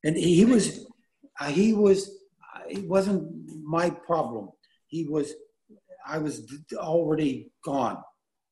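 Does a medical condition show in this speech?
Yes: aphasia after stroke; aphasia caused by stroke; can no longer speak Bulgarian, previously spoken fluently.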